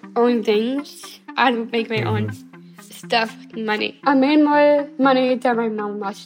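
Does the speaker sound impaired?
Yes: Down syndrome; genetic, third copy of chromosome 21, told of diagnosis by mother at age 7.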